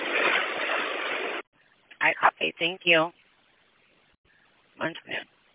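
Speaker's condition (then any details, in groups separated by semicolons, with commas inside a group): No condition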